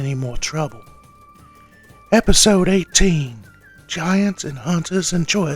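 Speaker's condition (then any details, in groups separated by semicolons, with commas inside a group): No condition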